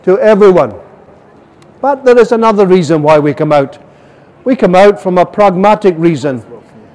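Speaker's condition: No condition

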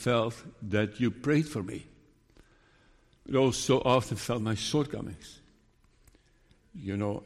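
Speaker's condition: Parkinson's disease; very slow progression per neurologist

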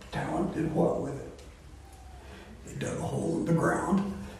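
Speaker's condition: Voice disorder; not contagious

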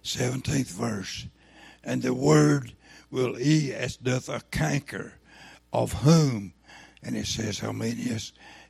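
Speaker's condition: Throat cancer, lost vocal cord; tumor grew from just over one to two inches in about two months, ate away vocal cord; kept trying to preach with no voice

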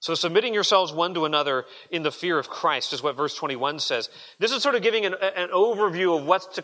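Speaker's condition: No condition

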